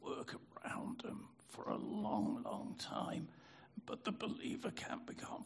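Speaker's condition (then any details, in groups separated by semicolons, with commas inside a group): Spasmodic dysphonia; lost three-octave singing range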